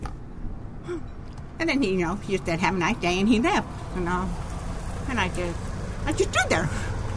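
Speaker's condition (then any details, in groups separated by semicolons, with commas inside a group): Deafness; genetic hereditary nerve deafness, born hearing or hard of hearing, profoundly deaf by age five; deaf-sounding voice, mistaken for drunk slurring, sometimes taken as German accent, speech learned while hearing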